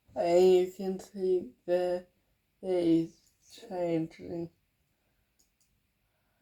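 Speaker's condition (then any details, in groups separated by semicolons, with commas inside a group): Cerebral palsy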